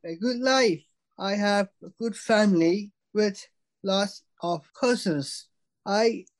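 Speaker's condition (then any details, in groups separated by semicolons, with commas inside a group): Down syndrome; congenital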